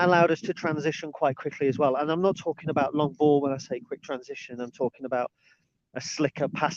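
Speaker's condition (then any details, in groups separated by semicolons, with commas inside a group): No condition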